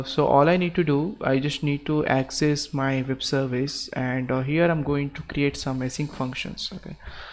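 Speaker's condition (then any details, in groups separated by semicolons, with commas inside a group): No condition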